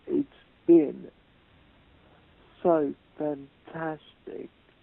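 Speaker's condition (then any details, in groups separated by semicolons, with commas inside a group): Multiple sclerosis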